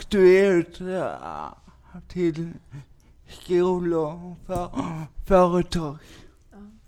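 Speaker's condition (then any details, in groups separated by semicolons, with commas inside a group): Cerebral palsy; lifelong cerebral palsy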